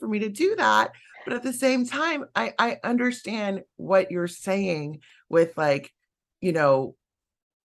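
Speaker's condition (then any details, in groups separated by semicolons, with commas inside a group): No condition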